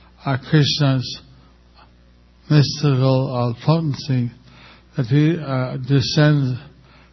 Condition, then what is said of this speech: Stroke. I had a stroke about a year ago, so I have to speak a little slowly because one side of my face is